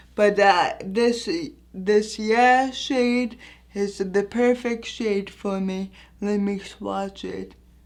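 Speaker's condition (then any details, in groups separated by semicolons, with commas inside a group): Anoxic brain injury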